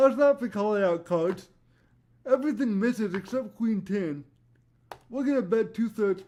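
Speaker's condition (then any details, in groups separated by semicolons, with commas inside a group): Cerebral palsy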